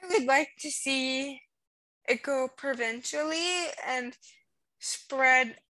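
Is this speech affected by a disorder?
Yes: cerebral palsy; slowed brain-to-muscle signalling.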